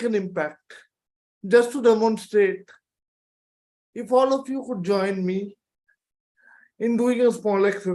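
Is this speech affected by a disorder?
Yes: cerebral palsy.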